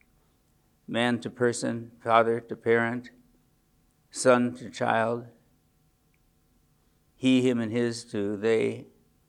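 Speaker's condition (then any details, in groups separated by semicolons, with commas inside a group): Parkinson's disease; age 74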